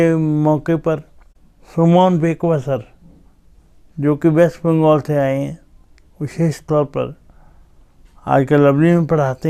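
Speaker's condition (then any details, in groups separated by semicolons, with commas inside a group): Cerebral palsy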